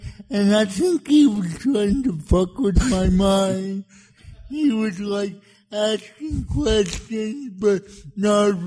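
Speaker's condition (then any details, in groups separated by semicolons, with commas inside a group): Cerebral palsy; hand and arm movement affected, difficulty doing high fives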